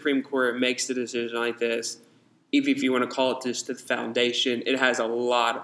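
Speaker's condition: No condition

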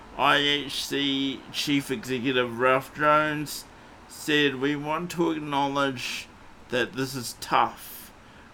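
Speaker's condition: Cerebral palsy; morphine not allowed after it

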